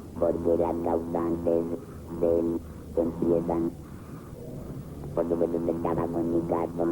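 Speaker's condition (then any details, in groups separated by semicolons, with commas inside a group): Laryngectomy; after laryngeal cancer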